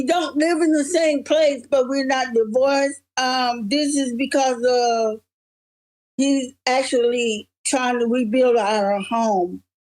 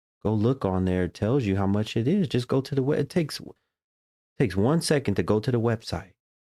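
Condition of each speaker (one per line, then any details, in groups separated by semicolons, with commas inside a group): Cerebral palsy; present from birth; progressed considerably, mini stroke at 39 caused damage
No condition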